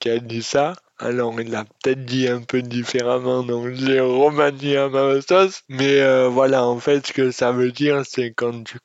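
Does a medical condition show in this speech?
Yes: dystonia; eloquence disorder caused by dystonia, alongside muscular disorder.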